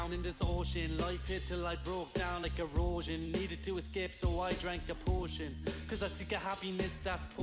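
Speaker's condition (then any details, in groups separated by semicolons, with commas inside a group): No condition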